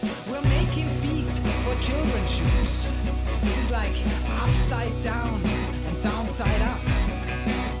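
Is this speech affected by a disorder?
No.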